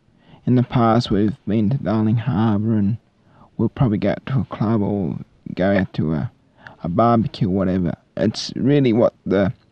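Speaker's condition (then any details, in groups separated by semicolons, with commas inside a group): Cerebral palsy; brain damage from lack of oxygen to brain at birth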